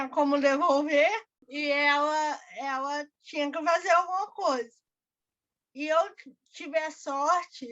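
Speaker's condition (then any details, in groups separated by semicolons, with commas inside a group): Cerebral palsy; birth brain injury; diagnosed at about one year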